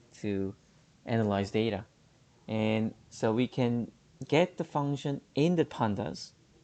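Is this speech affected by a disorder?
No.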